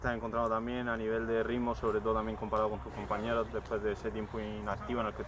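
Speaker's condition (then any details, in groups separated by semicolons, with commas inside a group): No condition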